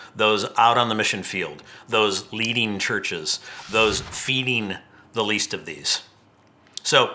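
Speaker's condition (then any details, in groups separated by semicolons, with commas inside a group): No condition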